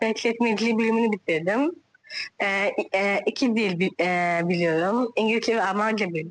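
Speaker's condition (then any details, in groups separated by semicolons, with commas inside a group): Down syndrome; 33-year-old woman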